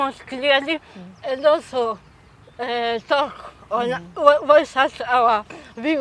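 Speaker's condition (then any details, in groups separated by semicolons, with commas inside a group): Cerebral palsy; from birth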